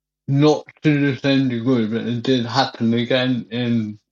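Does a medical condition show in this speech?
Yes: cerebral palsy; cannot drink from a glass, uses a straw.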